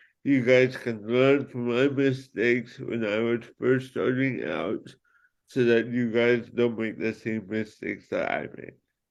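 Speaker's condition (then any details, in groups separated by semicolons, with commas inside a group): Cerebral palsy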